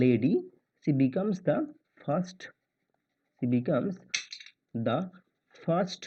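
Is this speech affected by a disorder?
No.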